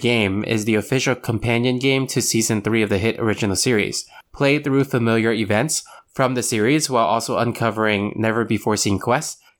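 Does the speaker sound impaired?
No.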